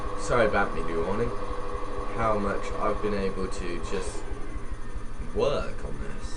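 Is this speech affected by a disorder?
No.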